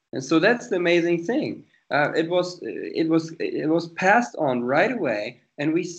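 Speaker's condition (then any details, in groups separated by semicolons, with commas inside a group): No condition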